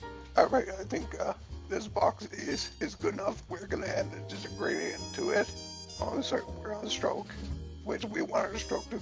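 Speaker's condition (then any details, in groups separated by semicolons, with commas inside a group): Cerebellar ataxia from brain tumour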